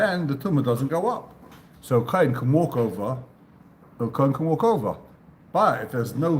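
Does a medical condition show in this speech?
No.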